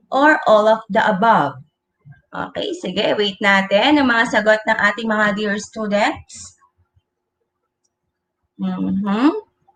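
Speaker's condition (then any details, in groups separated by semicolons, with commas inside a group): No condition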